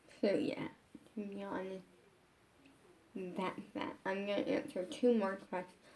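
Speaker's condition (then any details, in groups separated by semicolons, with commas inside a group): Brain injury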